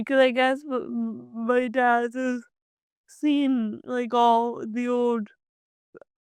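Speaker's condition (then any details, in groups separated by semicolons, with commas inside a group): Cerebral palsy; from birth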